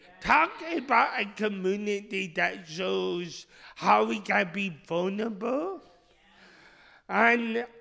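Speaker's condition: Speech impediment; initially misdiagnosed

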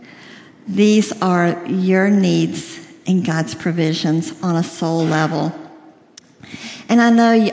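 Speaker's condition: Cleft lip and palate, severe

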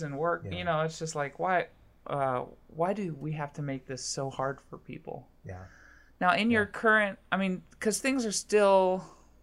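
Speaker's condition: No condition

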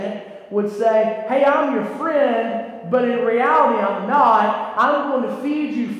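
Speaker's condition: No condition

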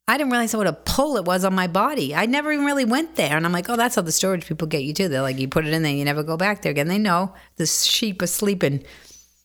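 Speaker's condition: No condition

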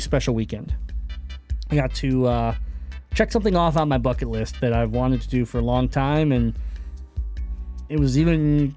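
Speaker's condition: Cleft palate; many surgeries

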